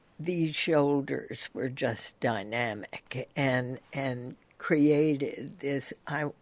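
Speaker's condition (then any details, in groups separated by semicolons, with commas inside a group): Spasmodic dysphonia; voice still altered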